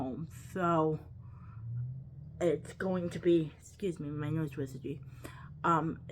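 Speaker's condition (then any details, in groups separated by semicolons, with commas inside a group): Cerebral palsy, quadriplegic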